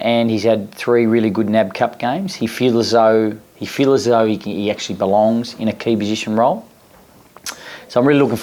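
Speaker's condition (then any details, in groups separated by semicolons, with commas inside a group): No condition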